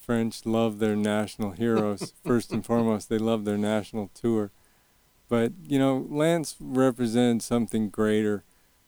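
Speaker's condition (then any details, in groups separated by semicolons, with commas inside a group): Early onset Parkinson's, young onset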